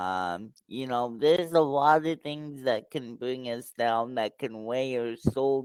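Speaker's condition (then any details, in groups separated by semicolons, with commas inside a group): Cerebral palsy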